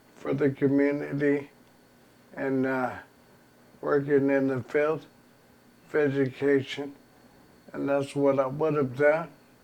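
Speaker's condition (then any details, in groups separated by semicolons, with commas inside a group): ALS; progressive terminal illness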